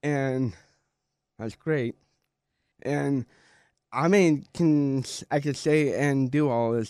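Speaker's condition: Down syndrome

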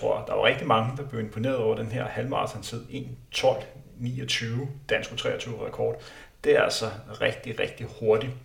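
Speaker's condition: No condition

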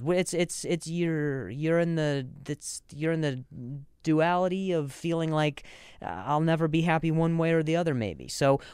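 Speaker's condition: Stutter; years of speech therapy with teacher Naomi including during quarantine, TMJ; ongoing speech therapy with Naomi linking emotions and speech; known words sometimes not coming out, worse under pressure or attention, shoulder and jaw tension; repeated words

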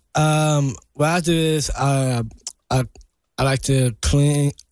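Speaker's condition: Down syndrome

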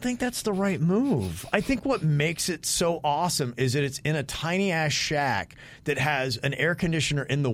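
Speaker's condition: No condition

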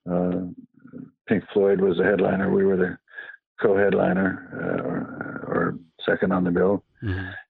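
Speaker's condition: Parkinson's; past cancer

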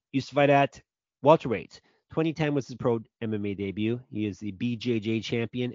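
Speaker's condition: No condition

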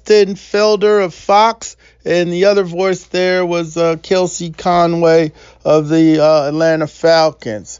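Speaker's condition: No condition

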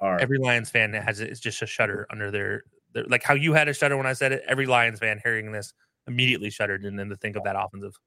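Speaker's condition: No condition

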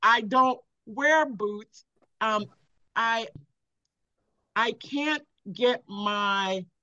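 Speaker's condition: Aphasia after stroke; cause stroke; comprehends well but cannot repeat, viewer describes speech as clear

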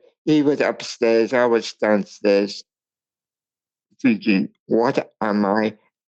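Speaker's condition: Cerebral palsy; attended speech impairment boarding school

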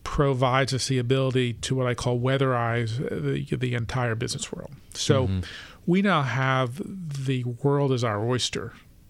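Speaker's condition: Stuttering; stuttering since childhood, nearly unable to talk until mid to late teens, difficulties through college; takes deep breath and restarts when speech goes off, speaks often to audiences; repeated words, prolonged sounds

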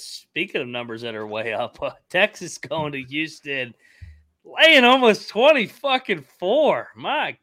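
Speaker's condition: No condition

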